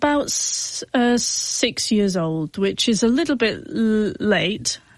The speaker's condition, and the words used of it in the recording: Stuttering. So I started speaking in a really high, silly voice like this.